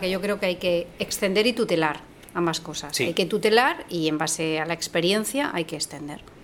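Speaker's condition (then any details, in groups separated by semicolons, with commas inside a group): No condition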